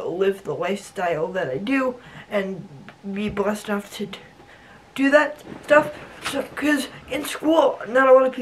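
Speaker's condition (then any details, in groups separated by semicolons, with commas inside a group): Cerebral palsy; leg spasticity, hip surgery, tendon release, rhizotomy; physical and occupational therapy; voice not affected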